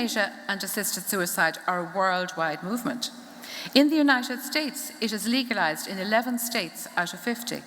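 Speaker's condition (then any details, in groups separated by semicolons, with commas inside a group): No condition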